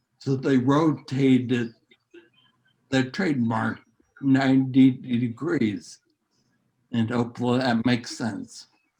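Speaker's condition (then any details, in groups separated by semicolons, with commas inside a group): Neurological disease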